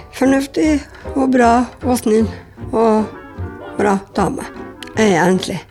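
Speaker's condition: Down syndrome; adult woman aged 48

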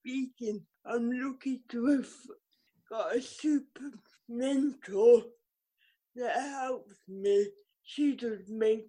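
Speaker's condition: Cerebral palsy; riding as physio from age 2

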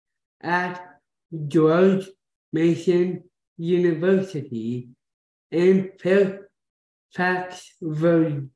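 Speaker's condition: Down syndrome

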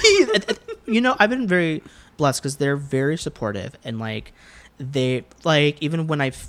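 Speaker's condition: Stuttering; developmental stutter since about age 5, persisted into adulthood, varied speech therapies and groups; still stutters as adult, speaks often for work; worse with anxiety and nerves, harder when speaking unplanned; blocks

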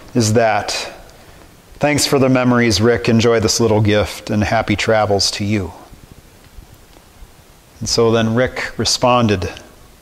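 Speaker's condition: No condition

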